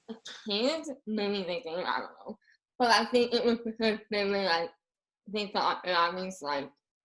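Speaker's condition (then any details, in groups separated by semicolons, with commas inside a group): Moebius syndrome; facial paralysis affects speech, infant feeding difficulty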